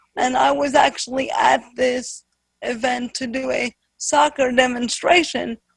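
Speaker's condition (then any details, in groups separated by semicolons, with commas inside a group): Spastic quadriplegic cerebral palsy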